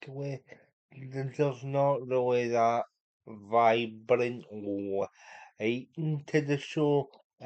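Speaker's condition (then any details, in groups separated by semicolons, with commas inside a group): Cerebral palsy; unable to walk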